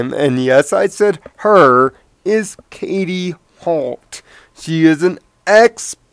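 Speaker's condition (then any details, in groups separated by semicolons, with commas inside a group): Cerebral palsy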